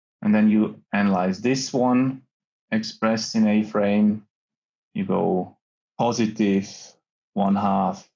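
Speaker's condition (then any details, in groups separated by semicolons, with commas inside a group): No condition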